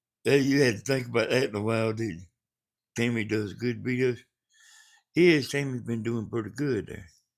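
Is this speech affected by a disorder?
Yes: brain bleed.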